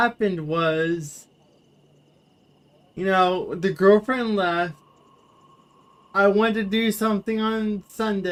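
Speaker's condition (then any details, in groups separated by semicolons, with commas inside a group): Cerebral palsy; wheelchair user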